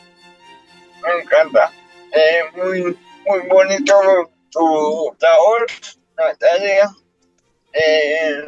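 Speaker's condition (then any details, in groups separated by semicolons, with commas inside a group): Cerebral palsy; congenital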